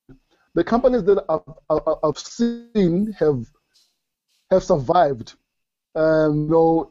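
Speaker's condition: Stutter; stutter since childhood, grew up with it, never outgrew it; bit of a stutter, audibly battles it while talking, milder than few years ago; severe in school, school speech took whole period, avoided speaking careers, disliked call-center job due to stammering; repeated sounds, repeated words, prolonged sounds

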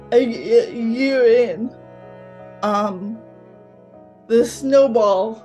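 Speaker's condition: Cerebral palsy, mild

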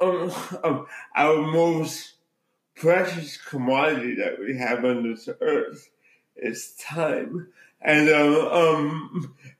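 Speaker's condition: Cerebral palsy

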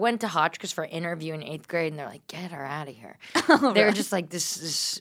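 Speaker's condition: No condition

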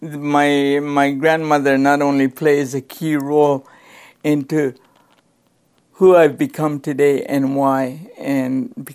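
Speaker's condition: Cerebral palsy; cerebral palsy present from birth

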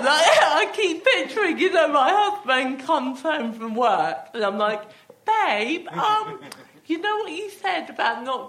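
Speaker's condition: Athetoid cerebral palsy

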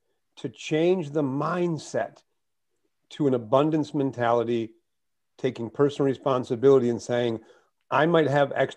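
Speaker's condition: No condition

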